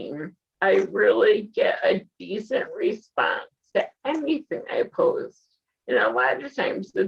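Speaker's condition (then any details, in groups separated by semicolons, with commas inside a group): Spinal muscular atrophy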